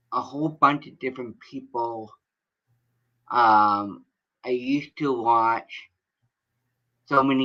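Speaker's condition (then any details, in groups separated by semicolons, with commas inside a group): Cerebral palsy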